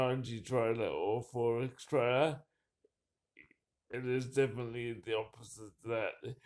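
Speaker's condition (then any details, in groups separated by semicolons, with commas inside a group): Cerebral palsy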